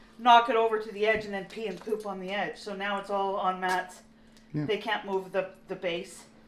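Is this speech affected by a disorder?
No.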